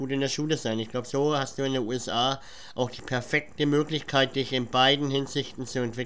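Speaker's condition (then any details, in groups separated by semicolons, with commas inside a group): Cleft palate; speech impediment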